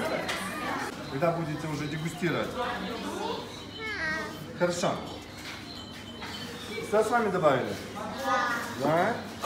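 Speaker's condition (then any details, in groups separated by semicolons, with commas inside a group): No condition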